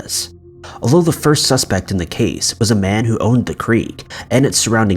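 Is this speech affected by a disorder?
No.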